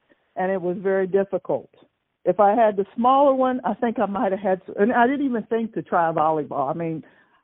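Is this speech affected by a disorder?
No.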